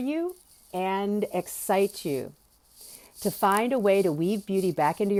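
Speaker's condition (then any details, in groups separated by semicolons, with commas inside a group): No condition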